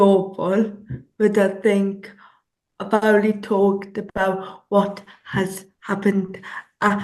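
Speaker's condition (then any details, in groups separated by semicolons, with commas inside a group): Cerebral palsy; since childhood; some speech delay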